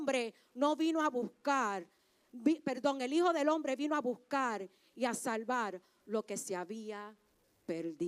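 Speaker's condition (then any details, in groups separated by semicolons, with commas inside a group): No condition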